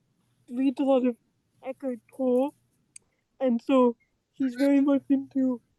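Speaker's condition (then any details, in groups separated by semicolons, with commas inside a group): Cerebral palsy; walks, attends walking therapy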